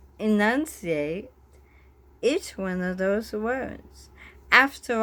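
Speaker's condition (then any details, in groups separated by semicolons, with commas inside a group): Bulbar ALS, bulbar onset; slowed speech, some sound combinations hard, worse some days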